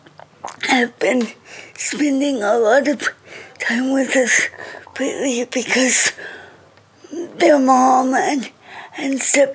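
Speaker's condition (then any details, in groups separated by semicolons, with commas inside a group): Cerebral palsy; speech affected, reading very slow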